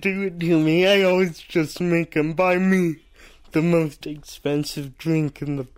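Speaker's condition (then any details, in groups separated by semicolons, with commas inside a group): Cerebral palsy; says cannot do voices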